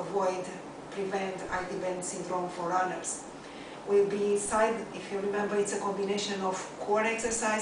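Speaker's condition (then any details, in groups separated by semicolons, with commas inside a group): No condition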